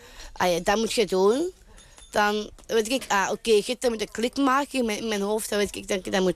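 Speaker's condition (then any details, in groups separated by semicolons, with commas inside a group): Down syndrome; intellectual disability; performing as gnome in theater, gnome language without full sentences, calls out on stage; sometimes has to call out, occasional voice strain from calling out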